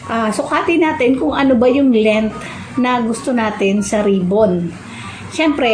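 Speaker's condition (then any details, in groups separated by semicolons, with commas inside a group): No condition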